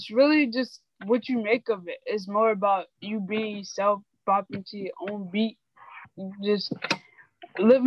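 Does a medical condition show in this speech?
Yes: cerebral palsy.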